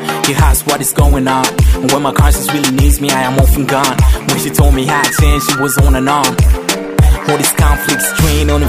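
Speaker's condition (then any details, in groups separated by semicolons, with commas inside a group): No condition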